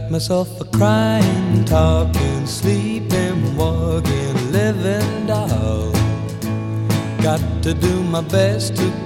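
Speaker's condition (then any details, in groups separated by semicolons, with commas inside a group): No condition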